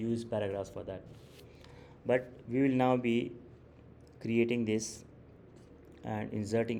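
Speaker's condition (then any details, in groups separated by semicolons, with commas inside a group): No condition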